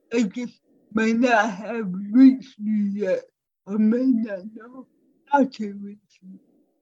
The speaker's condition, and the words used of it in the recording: Cerebral palsy. And so people think that she can't speak